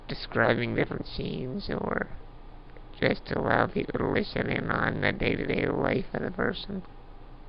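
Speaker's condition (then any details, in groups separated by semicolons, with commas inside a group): Duchenne muscular dystrophy; voice audibly worsening late in recording, uses Dragon naturally speaking voice recognition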